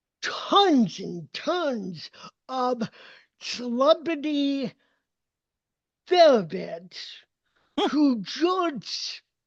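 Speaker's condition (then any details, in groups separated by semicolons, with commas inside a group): Mild cerebral palsy; from birth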